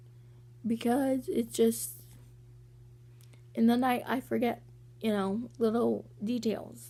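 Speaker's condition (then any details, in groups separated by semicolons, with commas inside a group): Cerebral palsy; walking sometimes hard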